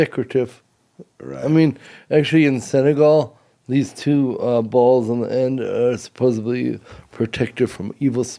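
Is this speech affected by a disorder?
Yes: cerebral palsy.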